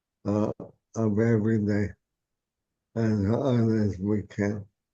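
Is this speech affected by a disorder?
Yes: ALS.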